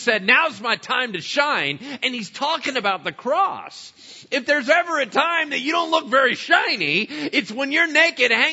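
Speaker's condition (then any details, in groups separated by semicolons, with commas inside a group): No condition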